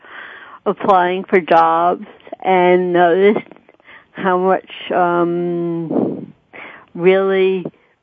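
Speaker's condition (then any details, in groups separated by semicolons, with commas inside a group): Cerebral palsy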